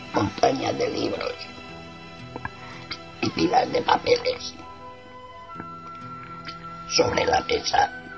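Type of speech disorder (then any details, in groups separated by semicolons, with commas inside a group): Oesophageal speech; laryngectomy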